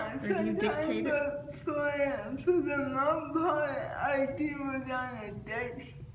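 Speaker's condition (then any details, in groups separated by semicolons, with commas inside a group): Cerebral palsy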